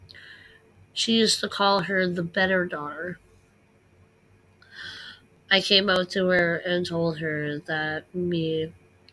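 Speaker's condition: Cleft lip and palate, unilateral cleft lip and palate; palate split down middle

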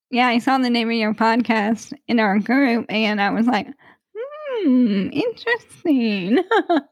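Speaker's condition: ALS; voice weaker when tired or after much talking

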